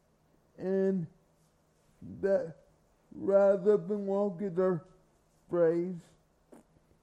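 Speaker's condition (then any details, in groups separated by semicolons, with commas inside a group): Cerebral palsy; from birth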